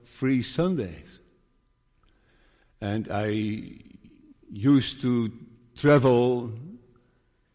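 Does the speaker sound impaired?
Yes: Parkinson's disease; diagnosed 5 years ago, very slow progression per neurologist; room for more medication if needed; sometimes stutters and blurs words, still preaching.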